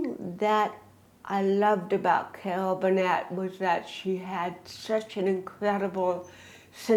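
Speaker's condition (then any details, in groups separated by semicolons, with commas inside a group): Cerebral palsy; present from birth, cervical spinal surgery C1 to C7, titanium neck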